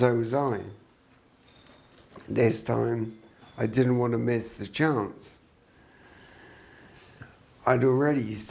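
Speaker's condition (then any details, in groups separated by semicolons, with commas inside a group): Traumatic brain injury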